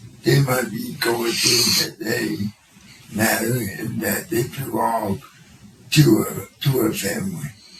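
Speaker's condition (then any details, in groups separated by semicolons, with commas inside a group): Cerebral palsy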